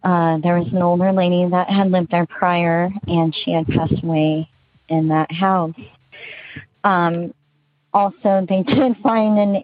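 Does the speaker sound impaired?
Yes: bilateral cleft lip and palate; congenital, surgeries from three days old until age 16.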